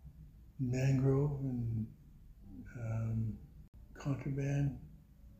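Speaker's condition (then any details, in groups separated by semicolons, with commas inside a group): Parkinson's; voice weakened by Parkinson's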